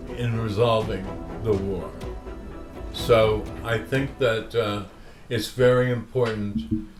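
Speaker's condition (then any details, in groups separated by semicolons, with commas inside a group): Parkinson's disease; visible shaking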